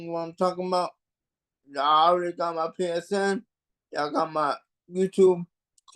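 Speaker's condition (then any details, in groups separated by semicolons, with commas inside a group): Cerebral palsy; mild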